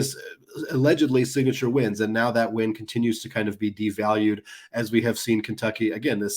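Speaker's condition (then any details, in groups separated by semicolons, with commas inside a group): No condition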